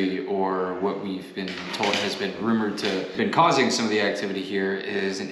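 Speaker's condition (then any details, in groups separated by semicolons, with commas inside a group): No condition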